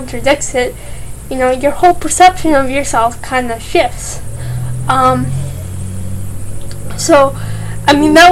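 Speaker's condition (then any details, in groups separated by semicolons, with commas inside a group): Cerebral palsy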